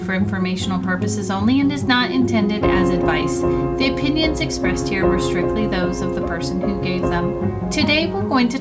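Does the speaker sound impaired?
No.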